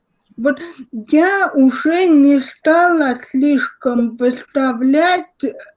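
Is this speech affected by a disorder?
Yes: cerebral palsy, spastic diplegia; caused by birth trauma; more or less stable.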